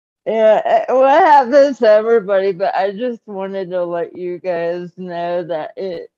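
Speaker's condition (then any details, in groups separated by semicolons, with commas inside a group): Cerebral palsy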